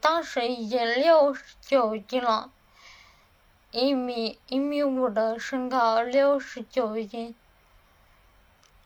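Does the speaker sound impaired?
Yes: cerebellar atrophy, hereditary; cannot hold pen, cannot manage stairs or go out alone since COVID, falls.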